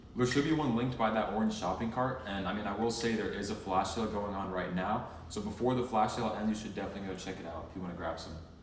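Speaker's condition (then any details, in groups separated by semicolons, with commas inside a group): No condition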